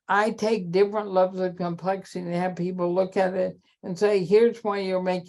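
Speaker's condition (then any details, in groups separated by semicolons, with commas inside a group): ALS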